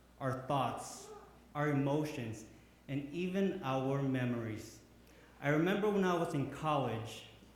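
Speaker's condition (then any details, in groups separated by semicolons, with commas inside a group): No condition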